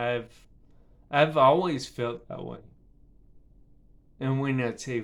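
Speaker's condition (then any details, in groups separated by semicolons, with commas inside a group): Cerebral palsy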